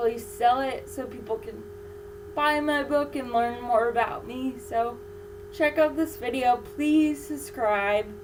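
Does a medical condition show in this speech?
Yes: cerebral palsy.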